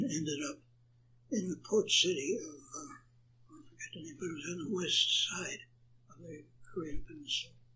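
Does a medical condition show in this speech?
Yes: Parkinson's.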